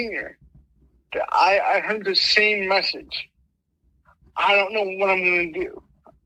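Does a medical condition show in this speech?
Yes: mild cerebral palsy; affects left arm and leg, limp; mild, diagnosed at age 3; speech impediment.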